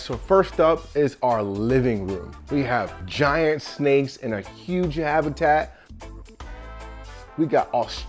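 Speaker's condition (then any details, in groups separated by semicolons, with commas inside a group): No condition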